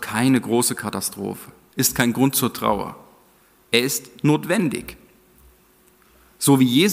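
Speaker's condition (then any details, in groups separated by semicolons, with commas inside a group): No condition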